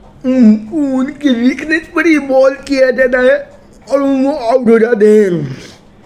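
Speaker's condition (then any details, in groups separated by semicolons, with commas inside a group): Cerebral palsy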